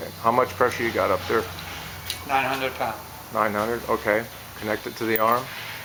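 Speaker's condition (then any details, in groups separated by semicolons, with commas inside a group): No condition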